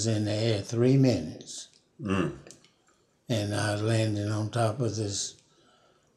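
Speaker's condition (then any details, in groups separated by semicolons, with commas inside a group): Parkinson's disease; never broken a bone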